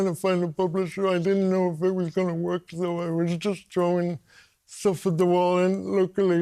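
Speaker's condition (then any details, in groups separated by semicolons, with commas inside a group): Cerebral palsy; quadriplegic cerebral palsy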